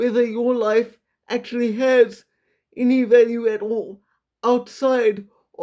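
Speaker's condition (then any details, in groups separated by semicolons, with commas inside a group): Quadriplegic cerebral palsy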